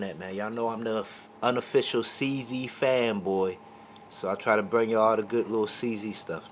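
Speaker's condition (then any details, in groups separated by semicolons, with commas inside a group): No condition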